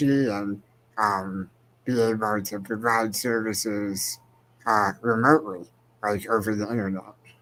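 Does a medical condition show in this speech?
Yes: spinal muscular atrophy.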